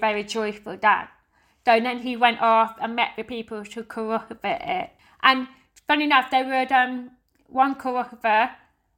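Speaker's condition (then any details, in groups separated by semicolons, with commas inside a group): Deafness; not the music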